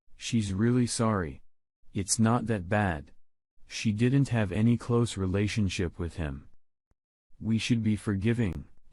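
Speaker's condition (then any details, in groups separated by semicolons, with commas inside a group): No condition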